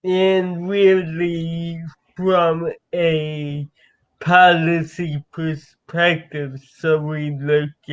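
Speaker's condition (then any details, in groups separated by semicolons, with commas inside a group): Cerebral palsy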